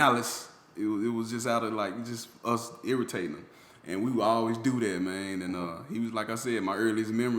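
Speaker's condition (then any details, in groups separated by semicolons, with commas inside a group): No condition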